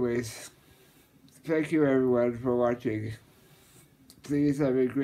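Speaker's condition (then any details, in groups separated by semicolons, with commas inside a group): Muscular dystrophy, Duchenne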